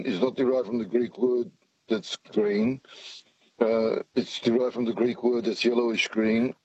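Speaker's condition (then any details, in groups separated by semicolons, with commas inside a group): Parkinson's; sounds jittery, attributed by caller to Parkinson's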